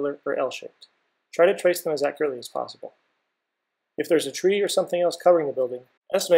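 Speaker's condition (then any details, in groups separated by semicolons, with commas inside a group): No condition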